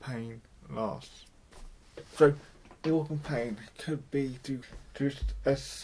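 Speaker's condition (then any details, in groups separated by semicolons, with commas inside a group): Cerebral palsy, mild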